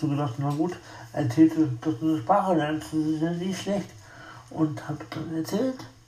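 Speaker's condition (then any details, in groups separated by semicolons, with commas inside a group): Spastic tetraparesis; wheelchair user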